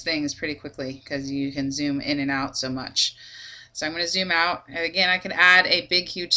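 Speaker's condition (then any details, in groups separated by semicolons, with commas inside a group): No condition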